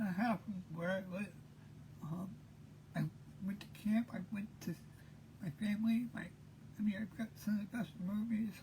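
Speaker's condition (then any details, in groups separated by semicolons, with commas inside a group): Cerebral palsy; present since birth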